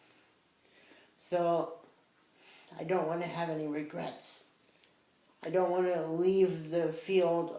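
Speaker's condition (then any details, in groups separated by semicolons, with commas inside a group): Cerebral palsy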